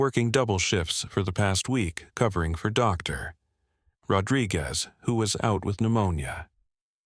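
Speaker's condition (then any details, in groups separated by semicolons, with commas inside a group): No condition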